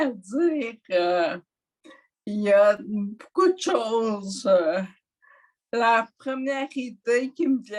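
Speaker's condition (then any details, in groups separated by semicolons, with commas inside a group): Mild dysarthria; mild dysarthria, not understood by voice assistant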